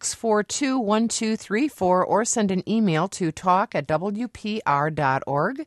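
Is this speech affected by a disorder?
No.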